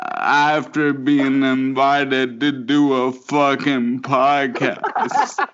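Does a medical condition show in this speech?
Yes: motor neuron disease; form of ALS (Lou Gehrig's disease), brain not talking to muscles, first sign about 4 years ago.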